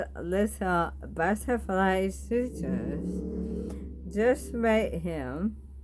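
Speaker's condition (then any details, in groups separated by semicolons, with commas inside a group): Bulbar ALS; bulbar-onset ALS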